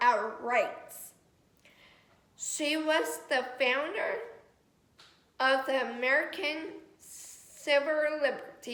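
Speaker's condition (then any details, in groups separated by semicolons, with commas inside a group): Cerebral palsy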